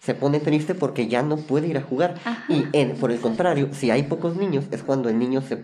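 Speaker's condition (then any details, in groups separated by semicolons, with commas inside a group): Cleft lip and palate; chili burns more than usual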